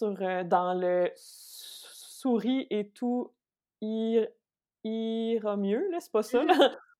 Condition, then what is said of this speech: Stuttering. Encore euh, cet été, euh, je parlais à quelqu'un, puis je disais que j'étais à la maîtrise en orthophonie, mais j'ai bégayé sur maîtrise et sur mmh orthophonie.